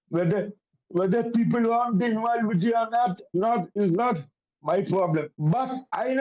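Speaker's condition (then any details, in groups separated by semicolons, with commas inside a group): Cerebral palsy; affects coordination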